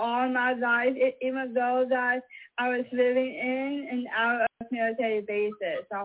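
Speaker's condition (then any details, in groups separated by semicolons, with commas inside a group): Mosaic Down syndrome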